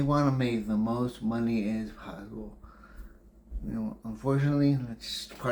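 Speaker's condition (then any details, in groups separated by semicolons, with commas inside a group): Brain injury; memory greatly affected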